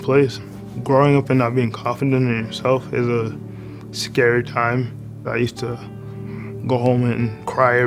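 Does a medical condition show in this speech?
Yes: cerebral palsy; from birth.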